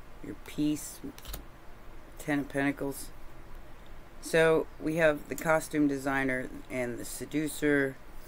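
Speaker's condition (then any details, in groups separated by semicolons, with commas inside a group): No condition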